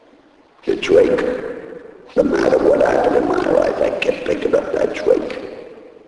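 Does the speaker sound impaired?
Yes: laryngectomy; voice first lost at racetrack.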